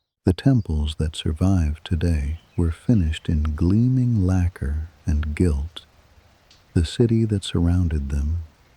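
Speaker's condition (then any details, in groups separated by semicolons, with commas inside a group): No condition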